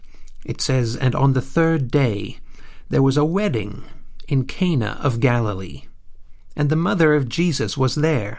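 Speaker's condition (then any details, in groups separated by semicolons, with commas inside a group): No condition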